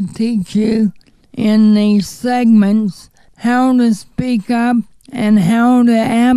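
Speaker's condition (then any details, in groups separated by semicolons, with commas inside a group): Cerebral palsy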